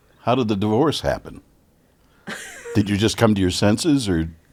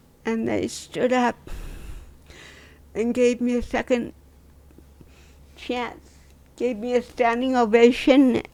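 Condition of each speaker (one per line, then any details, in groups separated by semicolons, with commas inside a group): No condition
Cerebral palsy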